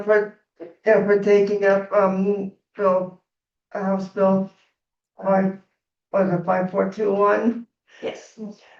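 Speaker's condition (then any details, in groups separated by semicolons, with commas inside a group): Cerebral palsy; can do stand pivot transfer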